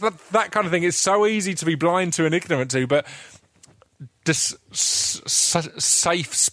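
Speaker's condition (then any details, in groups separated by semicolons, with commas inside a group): Stutter; lives with it, no extensive therapy to get rid of it; listener suggested stutter sounded worse recently, unconfirmed; repeated sounds, prolonged sounds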